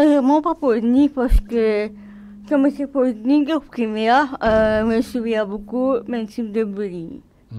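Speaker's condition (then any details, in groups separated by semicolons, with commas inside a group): Cerebral palsy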